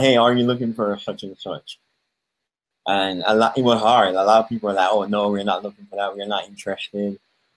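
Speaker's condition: Cleft palate; congenital cleft palate, speech impediment since birth; speech impediment noticeable to listeners

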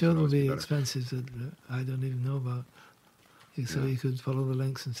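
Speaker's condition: Parkinson's; diagnosed about 4 years ago

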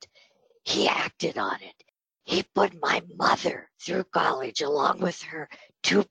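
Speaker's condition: Spasmodic dysphonia; on Botox treatment

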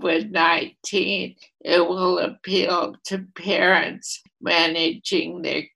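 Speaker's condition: ALS, primary lateral sclerosis; voice affected

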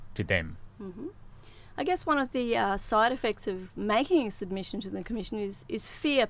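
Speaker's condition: No condition

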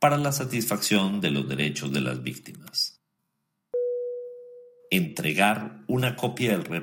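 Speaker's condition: No condition

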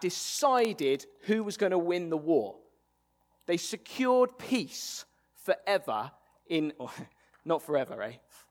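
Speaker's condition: No condition

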